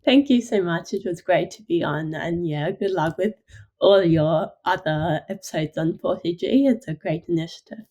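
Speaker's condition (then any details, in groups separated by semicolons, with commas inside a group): Ataxic cerebral palsy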